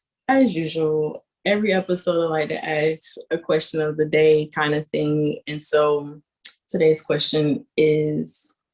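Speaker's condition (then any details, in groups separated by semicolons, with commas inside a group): No condition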